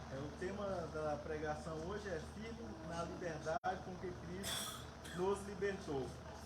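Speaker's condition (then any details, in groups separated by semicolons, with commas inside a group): No condition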